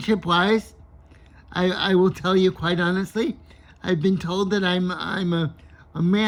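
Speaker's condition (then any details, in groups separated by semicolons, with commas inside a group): Cerebral palsy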